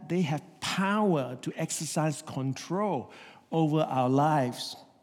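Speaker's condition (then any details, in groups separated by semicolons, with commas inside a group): No condition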